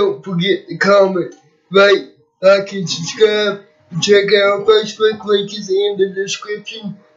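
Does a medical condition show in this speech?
Yes: cerebral palsy.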